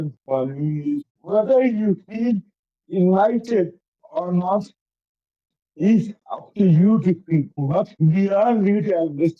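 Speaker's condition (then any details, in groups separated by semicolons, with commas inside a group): Cerebral palsy; affects coordination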